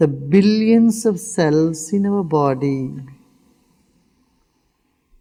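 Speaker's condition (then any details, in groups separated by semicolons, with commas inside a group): No condition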